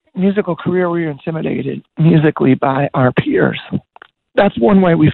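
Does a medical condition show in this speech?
Yes: voice disorder; progressive voice disorder.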